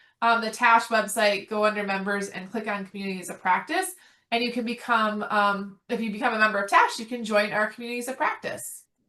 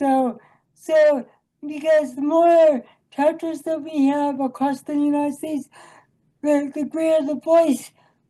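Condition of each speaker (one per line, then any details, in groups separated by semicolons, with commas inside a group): No condition
Cerebral palsy; from birth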